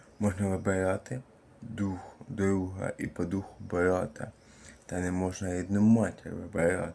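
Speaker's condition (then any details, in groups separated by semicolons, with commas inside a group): Cerebral palsy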